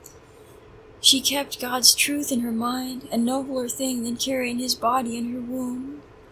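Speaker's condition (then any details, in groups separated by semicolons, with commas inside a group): No condition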